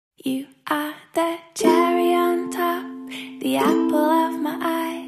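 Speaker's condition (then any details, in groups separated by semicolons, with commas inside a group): No condition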